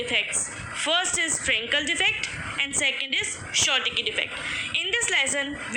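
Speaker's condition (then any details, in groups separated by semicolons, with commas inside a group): No condition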